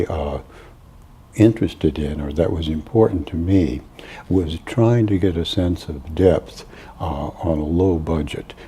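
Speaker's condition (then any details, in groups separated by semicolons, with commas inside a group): No condition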